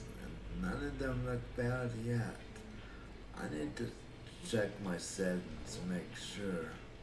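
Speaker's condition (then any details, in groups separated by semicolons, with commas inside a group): Cerebral palsy; affects muscle coordination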